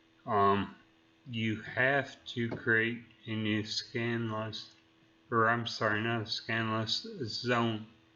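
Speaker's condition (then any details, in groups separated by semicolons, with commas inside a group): Neurological disease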